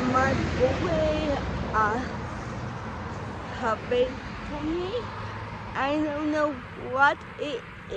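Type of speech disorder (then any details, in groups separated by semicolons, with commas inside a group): Apraxia of speech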